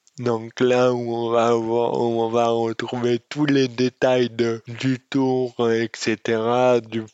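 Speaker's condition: Dystonia; congenital

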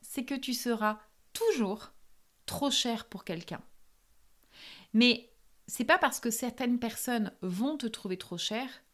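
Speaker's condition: No condition

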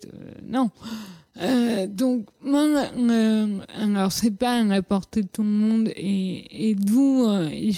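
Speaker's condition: Cerebral palsy; childhood speech

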